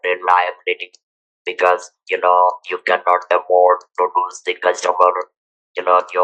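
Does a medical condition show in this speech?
Yes: throat cancer, electrolarynx user.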